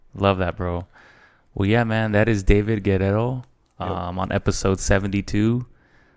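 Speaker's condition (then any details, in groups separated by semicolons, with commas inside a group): No condition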